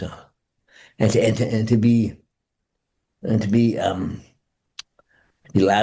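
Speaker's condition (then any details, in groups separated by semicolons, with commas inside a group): Parkinson's disease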